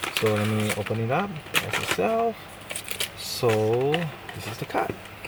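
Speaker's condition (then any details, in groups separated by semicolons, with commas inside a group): No condition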